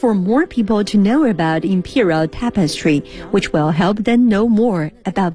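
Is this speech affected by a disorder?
No.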